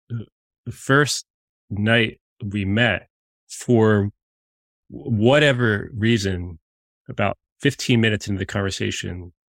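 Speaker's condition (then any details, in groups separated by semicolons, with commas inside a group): Stuttering; audible stuttering during interviews, noticed by listeners; repeated words, blocks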